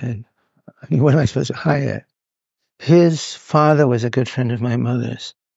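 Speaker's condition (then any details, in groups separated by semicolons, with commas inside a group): Parkinson's; must move about during interview, reports not feeling very well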